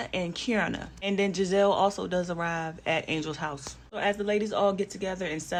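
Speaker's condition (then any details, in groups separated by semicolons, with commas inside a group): No condition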